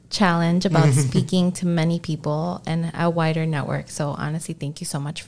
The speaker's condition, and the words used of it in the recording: No condition.